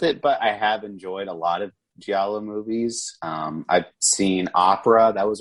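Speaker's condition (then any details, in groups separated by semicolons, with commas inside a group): No condition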